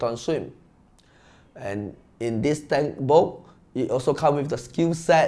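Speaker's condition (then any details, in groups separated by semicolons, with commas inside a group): No condition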